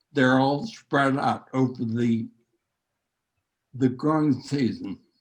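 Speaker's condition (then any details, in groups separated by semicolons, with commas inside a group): Neurological disease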